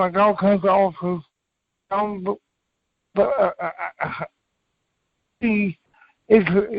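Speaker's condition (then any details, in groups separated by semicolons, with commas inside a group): Cerebral palsy; from birth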